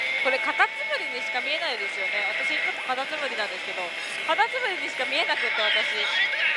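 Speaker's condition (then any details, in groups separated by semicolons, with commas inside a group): No condition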